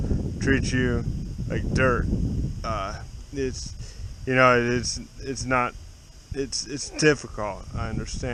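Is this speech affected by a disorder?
Yes: cerebral palsy.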